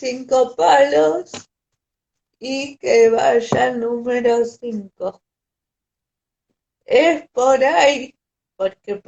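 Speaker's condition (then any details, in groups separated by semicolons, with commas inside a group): Cerebral palsy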